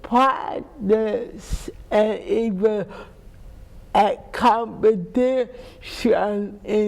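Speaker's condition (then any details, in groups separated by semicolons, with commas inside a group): Cerebral palsy; speech impairment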